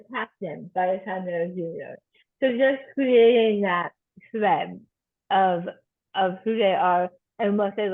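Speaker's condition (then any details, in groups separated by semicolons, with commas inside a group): Tongue cancer surgery and reconstruction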